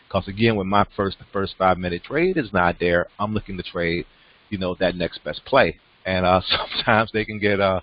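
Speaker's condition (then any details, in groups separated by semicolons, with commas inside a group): No condition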